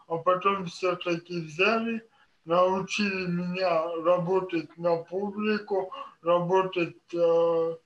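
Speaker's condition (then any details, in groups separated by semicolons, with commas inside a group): Cerebral palsy; speech therapy in kindergarten, daily diction practice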